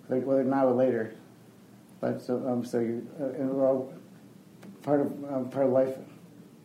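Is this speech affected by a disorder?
Yes: young onset Parkinson's disease; symptoms from 17 with left foot twitching, diagnosed at 23, over 20 years; frequent word and phrase repetitions, many fillers, restarted phrases.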